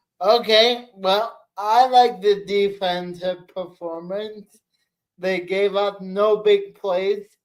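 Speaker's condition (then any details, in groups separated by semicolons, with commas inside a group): Cerebral palsy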